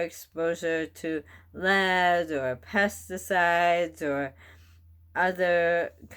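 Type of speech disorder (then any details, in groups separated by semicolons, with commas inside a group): Bulbar dysarthria; bulbar onset ALS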